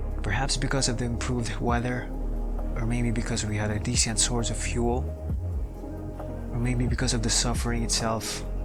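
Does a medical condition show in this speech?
No.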